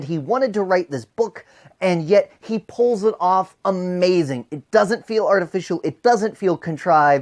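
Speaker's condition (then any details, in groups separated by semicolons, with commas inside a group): No condition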